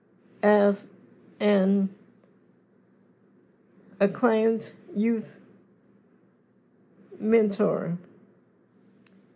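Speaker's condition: Cerebral palsy; scoliosis

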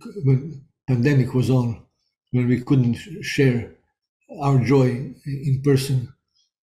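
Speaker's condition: Parkinson's disease; stopped playing guitar because could not play syncopation

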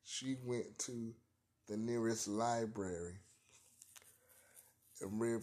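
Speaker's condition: Cerebral palsy, spastic quadriparesis

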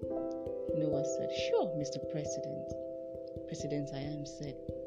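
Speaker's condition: No condition

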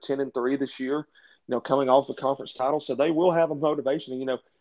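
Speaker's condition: No condition

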